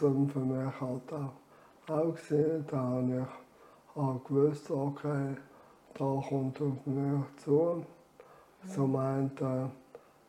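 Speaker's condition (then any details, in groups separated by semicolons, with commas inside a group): ALS; uses computer aids with mouse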